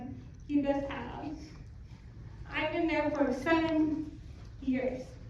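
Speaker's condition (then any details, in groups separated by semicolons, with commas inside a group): Cerebral palsy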